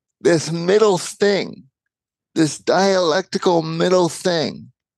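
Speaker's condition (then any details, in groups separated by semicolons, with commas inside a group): Cerebral palsy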